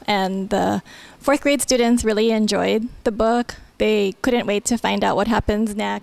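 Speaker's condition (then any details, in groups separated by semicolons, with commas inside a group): No condition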